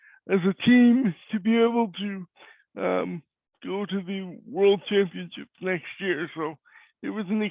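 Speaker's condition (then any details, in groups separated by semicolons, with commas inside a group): Cerebral palsy; voice is different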